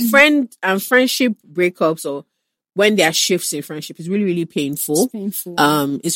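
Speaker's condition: No condition

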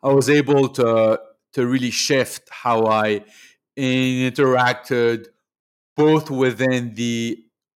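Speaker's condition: Stuttering; stutter since birth, neurological basis, speech therapists in Lebanon childhood to teens, psychologist at 16-17; adult, still stutters audibly, controls stutter with breathing technique learned in UK; stutter much worse before, affects only speaking, not reading or writing, long avoided speaking; repeated sounds

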